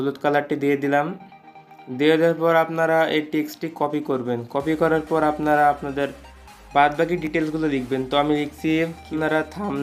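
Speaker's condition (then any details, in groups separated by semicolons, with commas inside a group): No condition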